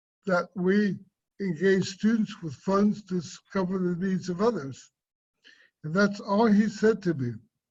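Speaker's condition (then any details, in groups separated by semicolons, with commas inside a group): Cerebral palsy; affects speech and swallowing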